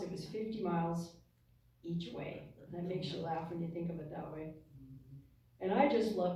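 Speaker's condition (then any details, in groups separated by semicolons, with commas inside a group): No condition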